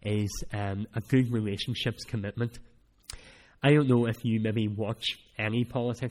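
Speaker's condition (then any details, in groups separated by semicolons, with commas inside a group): Cleft palate; speech not that clear at times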